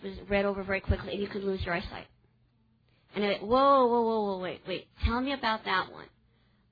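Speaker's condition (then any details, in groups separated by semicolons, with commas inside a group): Cleft palate; congenital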